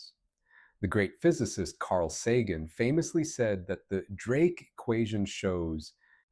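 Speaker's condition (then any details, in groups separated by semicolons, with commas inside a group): No condition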